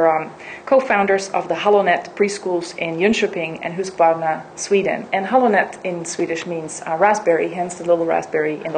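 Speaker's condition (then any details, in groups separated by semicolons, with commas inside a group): No condition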